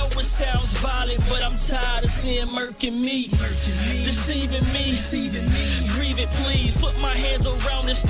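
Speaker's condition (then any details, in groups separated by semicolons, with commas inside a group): No condition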